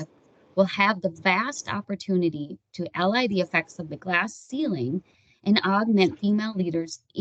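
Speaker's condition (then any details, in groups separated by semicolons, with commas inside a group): No condition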